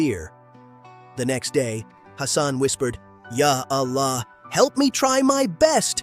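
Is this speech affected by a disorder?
No.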